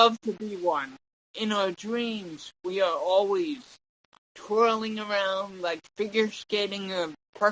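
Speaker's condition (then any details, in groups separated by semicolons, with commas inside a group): Cerebral palsy; tongue and legs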